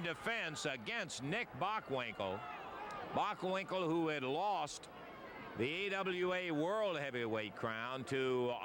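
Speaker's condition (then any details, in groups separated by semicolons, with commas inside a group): No condition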